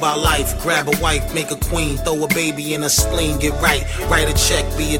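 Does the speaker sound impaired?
No.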